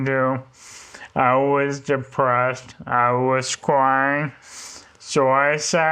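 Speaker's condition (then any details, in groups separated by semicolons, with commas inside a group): ALS; slow progression, leg onset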